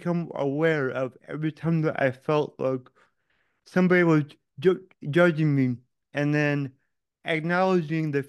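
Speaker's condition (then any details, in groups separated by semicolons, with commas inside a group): Cerebral palsy; oxygen loss brain damage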